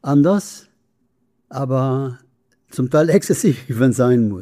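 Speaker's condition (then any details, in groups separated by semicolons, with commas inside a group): Parkinson's disease; deep brain stimulation: two brainstem electrodes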